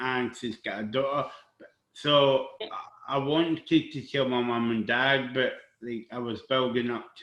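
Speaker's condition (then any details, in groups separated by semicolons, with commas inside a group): Cerebral palsy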